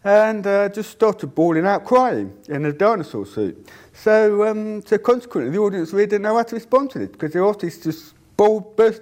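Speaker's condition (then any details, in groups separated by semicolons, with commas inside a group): Deafness; cannot hear own voice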